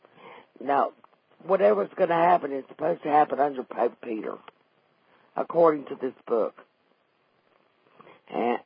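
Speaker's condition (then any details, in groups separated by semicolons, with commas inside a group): Vocal cord paralysis after stroke, unilateral vocal fold paralysis; more than 6 years after stroke, types with one hand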